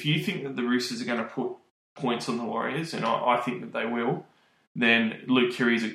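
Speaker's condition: No condition

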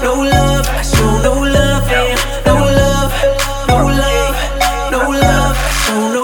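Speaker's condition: No condition

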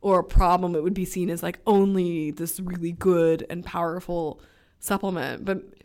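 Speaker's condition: No condition

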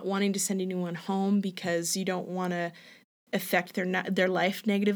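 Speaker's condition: No condition

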